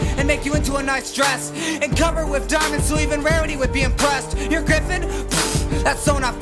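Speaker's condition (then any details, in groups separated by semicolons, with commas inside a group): No condition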